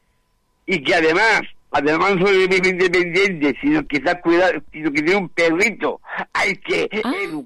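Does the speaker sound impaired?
Yes: Down syndrome.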